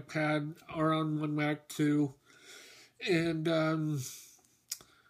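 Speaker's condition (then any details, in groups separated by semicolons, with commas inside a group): Mobius syndrome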